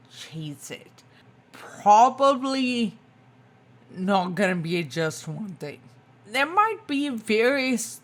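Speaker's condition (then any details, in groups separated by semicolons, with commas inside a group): Spinocerebellar ataxia type 2, SCA2; tongue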